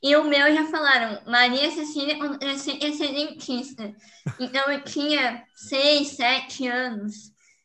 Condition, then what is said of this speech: Cleft palate. Inclusive, a fono é, o que me permite falar dessa forma hoje.